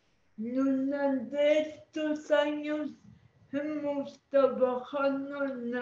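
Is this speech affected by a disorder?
Yes: cerebral palsy.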